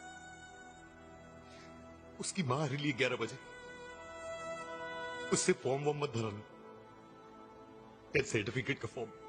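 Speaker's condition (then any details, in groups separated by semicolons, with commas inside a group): No condition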